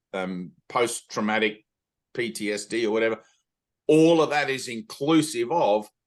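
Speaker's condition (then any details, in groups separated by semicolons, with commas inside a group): No condition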